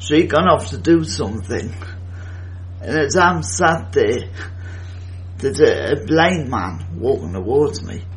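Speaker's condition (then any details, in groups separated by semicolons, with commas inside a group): Cerebral palsy; wheelchair user since childhood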